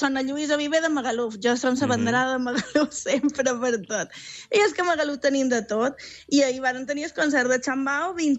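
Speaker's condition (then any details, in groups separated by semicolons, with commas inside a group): No condition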